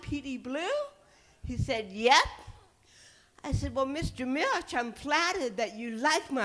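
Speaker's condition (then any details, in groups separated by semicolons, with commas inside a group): Cerebral palsy; titanium neck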